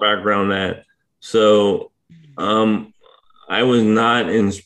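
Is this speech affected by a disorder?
Yes: ALS; diagnosed with ALS last year; difficulty speaking for long periods.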